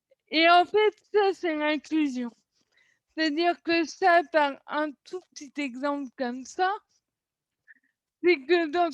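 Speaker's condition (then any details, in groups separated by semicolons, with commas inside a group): Cerebral palsy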